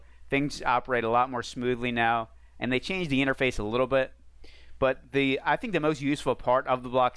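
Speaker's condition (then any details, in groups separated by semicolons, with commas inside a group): No condition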